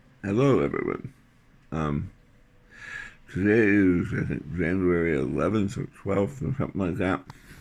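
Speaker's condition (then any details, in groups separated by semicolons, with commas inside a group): Tongue cancer surgery, tongue graft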